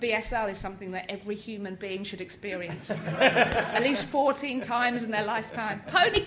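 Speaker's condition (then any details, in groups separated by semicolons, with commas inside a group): Tourette's syndrome; neurological tic disorder, tics since about age six, believed inherited, intensified in early 20s; frequent vocal tics interrupt speech, some obscene tics, noticeable noises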